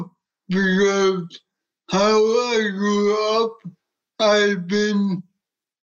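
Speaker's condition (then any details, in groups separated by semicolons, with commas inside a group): Cerebral palsy; gets around in a walker, adapted wheelchair boxer; short simple sentences, manager Sean Morris repeats and rephrases answers for listeners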